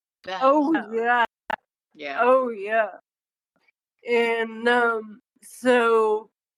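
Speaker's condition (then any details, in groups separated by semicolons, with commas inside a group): Cerebral palsy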